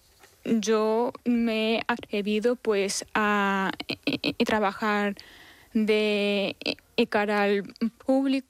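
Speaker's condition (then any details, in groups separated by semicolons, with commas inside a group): Stuttering (disfemia); stuttering present by age 12, told then that nothing more could be done; young woman; avoids speaking and exposing herself, felt worse in adolescence with more exposure; prolonged sounds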